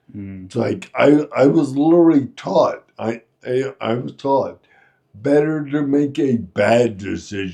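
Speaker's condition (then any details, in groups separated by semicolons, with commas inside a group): Friedreich's ataxia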